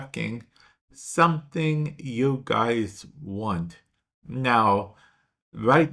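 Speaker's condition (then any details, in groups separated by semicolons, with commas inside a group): Traumatic brain injury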